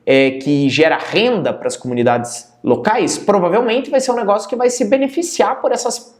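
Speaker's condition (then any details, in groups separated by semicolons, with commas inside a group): No condition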